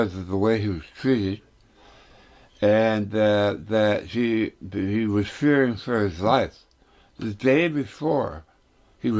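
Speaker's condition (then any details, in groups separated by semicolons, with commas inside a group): Tongue cancer; tongue burns when food touches it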